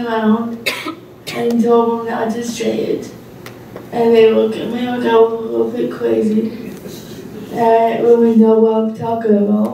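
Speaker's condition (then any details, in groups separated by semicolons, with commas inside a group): Cerebral palsy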